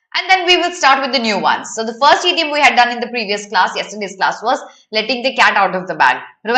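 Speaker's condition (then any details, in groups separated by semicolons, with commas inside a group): No condition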